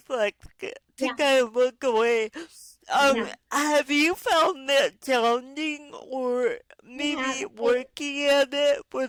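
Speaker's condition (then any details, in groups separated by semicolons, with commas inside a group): Cerebral palsy; spastic, ataxic features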